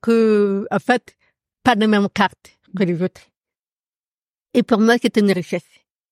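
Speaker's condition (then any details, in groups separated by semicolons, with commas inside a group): Profound congenital deafness; accent from deafness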